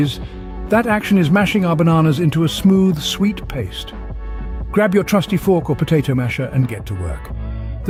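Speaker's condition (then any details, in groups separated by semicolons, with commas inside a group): No condition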